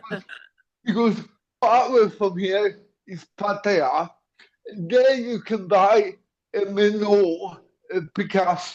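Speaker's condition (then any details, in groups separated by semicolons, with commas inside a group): Cerebral palsy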